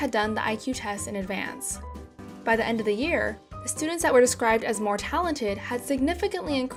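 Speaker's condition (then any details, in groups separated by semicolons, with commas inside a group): No condition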